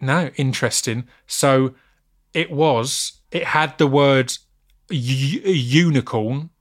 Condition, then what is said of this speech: Stuttering. I tried to say it, I stammered, but Finley, I can say all day long.